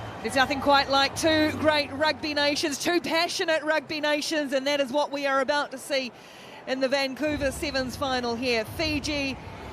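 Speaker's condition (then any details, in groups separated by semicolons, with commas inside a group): No condition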